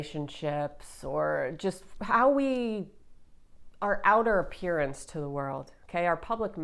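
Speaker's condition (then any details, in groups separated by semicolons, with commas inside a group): No condition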